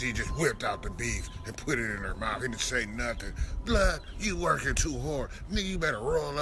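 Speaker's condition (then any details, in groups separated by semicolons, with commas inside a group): No condition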